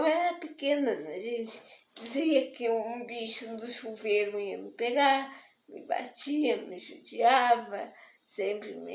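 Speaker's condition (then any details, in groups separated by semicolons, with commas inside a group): Spastic diplegic cerebral palsy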